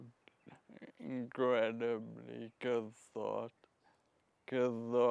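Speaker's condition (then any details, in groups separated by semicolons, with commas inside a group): Friedreich's ataxia; progressive, speech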